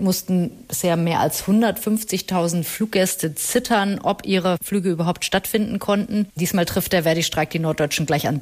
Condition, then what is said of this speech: No condition.